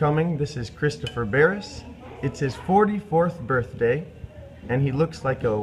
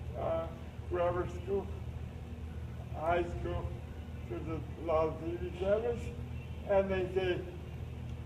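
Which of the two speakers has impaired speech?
The second: cerebral palsy; uses a lift for transfers.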